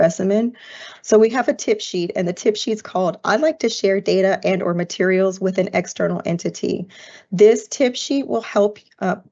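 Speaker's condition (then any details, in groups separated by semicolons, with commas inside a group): No condition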